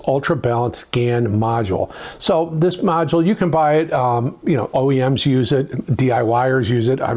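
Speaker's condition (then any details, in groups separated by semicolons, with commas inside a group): No condition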